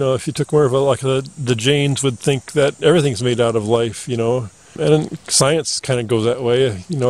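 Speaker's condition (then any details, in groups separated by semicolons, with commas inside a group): No condition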